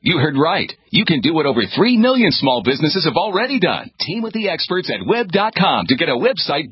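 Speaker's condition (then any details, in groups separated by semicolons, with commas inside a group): No condition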